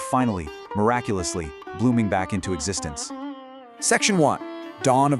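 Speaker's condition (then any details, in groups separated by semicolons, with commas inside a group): No condition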